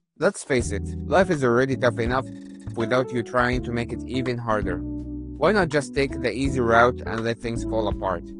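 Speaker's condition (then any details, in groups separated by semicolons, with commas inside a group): No condition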